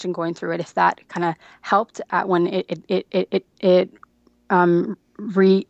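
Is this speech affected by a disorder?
Yes: stuttering; onset at age 15 without a clear sudden change, possibly stress-related, brief stutter at age five that resolved; has had therapy, uses fluency skills; can control speech with fluency skills, phone calls often hard; here repeated sounds, repeated words.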